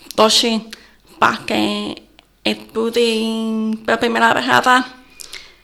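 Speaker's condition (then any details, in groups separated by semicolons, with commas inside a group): Deafness from birth, congenital; may not be understood well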